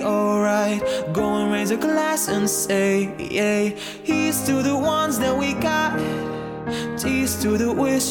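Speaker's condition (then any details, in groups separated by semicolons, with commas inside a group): No condition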